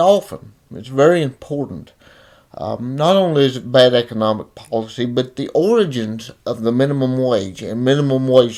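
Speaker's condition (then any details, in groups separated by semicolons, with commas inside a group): Cerebral palsy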